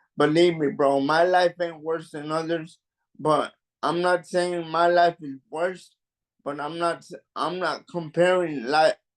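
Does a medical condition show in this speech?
Yes: cerebral palsy; mild.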